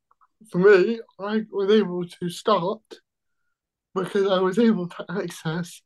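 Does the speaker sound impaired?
Yes: cerebral palsy.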